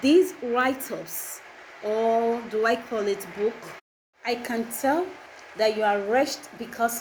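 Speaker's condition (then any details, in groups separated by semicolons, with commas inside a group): No condition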